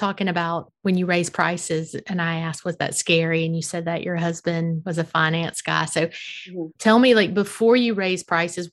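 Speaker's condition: No condition

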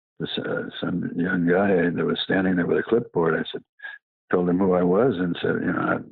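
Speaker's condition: Parkinson's; past cancer

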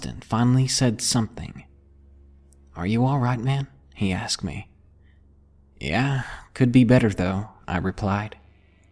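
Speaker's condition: No condition

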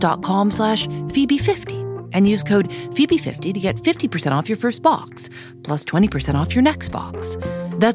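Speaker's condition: No condition

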